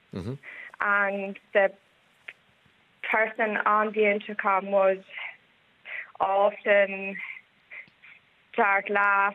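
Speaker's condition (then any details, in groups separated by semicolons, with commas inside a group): Stutter; stutter beginning in childhood; adult, still stutters; stutters on phone calls and ordering, stuck on words, worse under pressure or when others finish words, eases with talking; prolonged sounds, blocks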